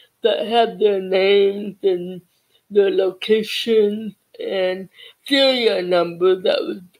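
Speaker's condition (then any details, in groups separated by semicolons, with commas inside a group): Cerebral palsy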